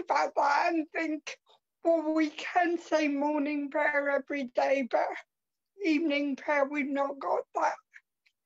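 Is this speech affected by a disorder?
Yes: cerebral palsy.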